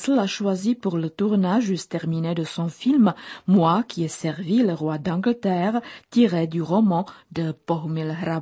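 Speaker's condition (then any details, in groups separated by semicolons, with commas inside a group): No condition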